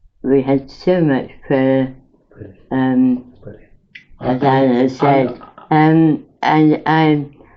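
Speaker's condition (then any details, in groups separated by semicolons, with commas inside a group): Mouth cancer after operations; tracheotomy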